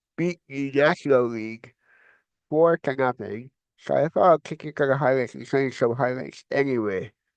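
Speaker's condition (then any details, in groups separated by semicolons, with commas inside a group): Cerebral palsy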